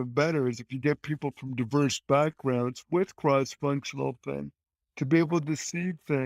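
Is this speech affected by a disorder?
Yes: cerebral palsy.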